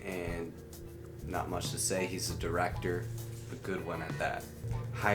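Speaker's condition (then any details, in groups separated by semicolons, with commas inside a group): No condition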